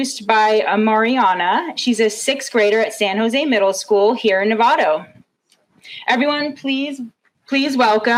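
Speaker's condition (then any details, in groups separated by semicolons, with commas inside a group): No condition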